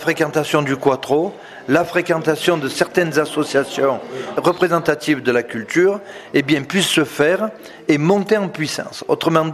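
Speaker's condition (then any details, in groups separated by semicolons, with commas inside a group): No condition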